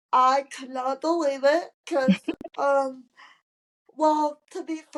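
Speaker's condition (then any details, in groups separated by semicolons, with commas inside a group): Cerebral palsy; from birth, wheelchair user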